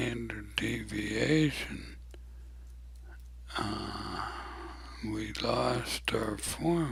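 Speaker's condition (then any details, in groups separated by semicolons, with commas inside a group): ALS; abnormally slow voice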